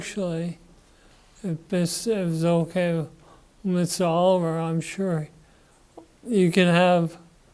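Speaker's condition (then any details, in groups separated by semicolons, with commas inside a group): Parkinson's disease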